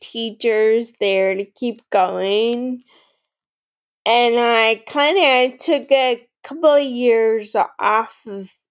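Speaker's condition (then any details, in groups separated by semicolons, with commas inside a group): Friedreich's ataxia; less pronounced than in others with Friedreich's ataxia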